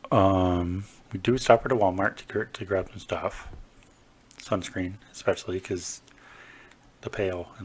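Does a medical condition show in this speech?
No.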